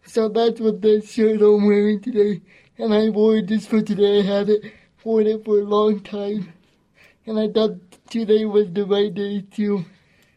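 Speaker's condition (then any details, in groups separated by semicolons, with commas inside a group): Cerebral palsy; wheelchair user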